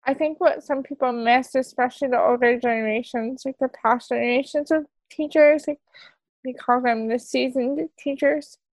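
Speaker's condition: Cerebral palsy; wheelchair use, onset before birth

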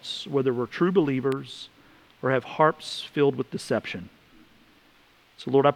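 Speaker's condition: No condition

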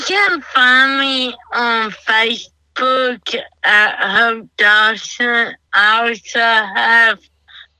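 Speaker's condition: Cerebral palsy; self-described as half-CP

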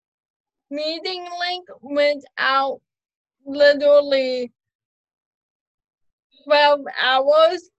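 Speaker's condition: Cerebral palsy, spastic quadriplegic, mild

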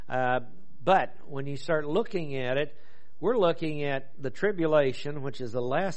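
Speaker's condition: No condition

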